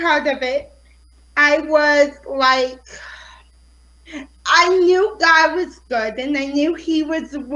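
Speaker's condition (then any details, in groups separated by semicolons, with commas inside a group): Cerebral palsy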